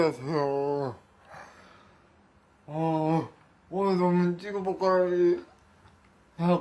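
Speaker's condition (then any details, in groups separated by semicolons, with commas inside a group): Grade 1 brain lesion disability, severe; grade 1 brain lesion, joints cannot move freely; grade 1, dresses independently, slow movements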